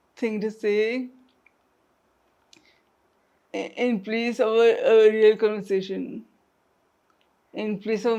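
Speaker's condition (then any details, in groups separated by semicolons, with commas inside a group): Traumatic brain injury; bike crash without helmet, emergency operation; uses wheelchair, ongoing physiotherapy; home speech exercises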